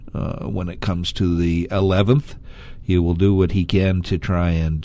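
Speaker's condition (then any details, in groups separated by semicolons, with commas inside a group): No condition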